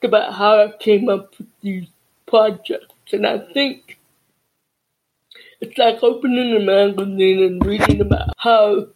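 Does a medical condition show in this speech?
Yes: cerebral palsy and deafness.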